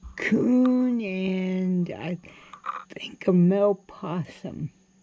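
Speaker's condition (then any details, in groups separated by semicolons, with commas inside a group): Cerebral palsy; cannot walk, crawls to get around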